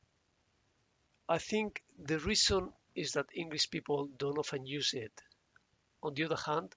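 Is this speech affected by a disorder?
No.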